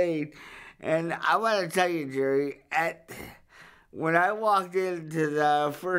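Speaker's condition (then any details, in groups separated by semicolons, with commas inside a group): Cerebral palsy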